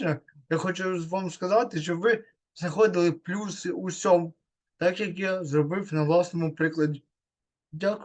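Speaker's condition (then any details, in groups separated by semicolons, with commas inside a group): Cerebral palsy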